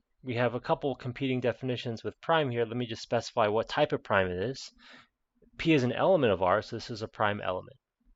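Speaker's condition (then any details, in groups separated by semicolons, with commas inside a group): No condition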